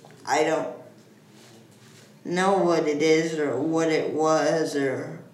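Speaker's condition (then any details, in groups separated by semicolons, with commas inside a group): Cerebral palsy; diagnosed around 40 months, ongoing hippotherapy, therapy at children's rehabilitation institute (CRIT)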